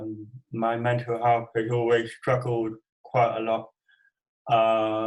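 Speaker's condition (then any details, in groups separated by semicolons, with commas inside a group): Cerebral palsy; from birth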